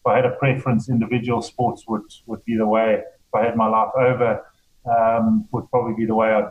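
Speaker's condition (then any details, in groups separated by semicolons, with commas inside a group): No condition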